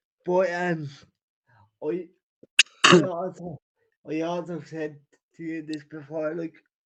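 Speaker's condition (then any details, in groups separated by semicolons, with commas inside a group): Cerebral palsy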